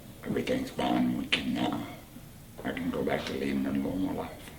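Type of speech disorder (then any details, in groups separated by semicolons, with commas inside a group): Speech with a voice prosthesis; laryngectomy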